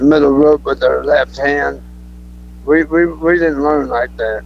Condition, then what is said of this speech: Throat cancer. The last couple of years I've battled throat cancer. And so this is the results of it.